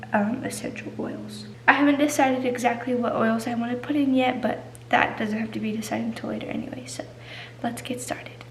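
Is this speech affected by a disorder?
No.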